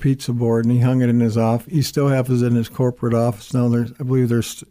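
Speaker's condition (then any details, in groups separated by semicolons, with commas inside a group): Parkinson's disease; near-death experiences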